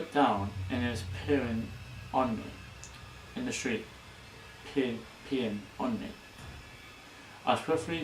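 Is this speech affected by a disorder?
No.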